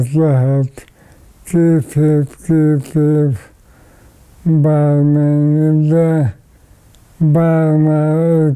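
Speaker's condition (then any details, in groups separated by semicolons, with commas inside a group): ALS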